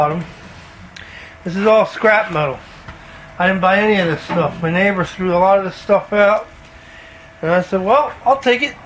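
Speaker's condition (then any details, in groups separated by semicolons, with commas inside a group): No condition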